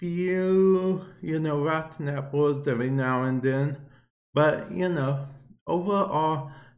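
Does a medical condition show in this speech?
Yes: cerebral palsy; affects speech a bit.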